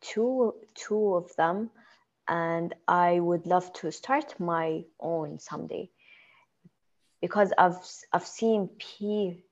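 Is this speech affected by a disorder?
Yes: stammer; stammer since childhood, only one in family, expected to outgrow it, no support sought growing up; attending stuttering awareness programs for about one year; more fluent in second language english than native language, plans words ahead, often mistaken as shy; here repeated words, prolonged sounds, blocks.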